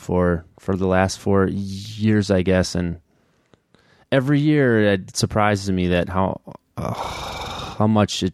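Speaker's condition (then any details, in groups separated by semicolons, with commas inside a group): Stuttering; past periods of heavy struggle, now less of a barrier; tightening during blocks, struggle in technical talk, can modify stutter; repeated sounds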